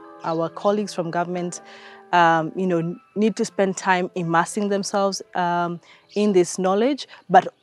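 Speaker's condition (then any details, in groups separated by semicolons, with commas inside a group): No condition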